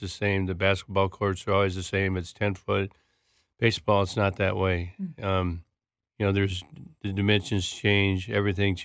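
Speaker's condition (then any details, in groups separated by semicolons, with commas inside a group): Parkinson's disease; speech tough, speech therapy with ahs before going on air, big and loud voice training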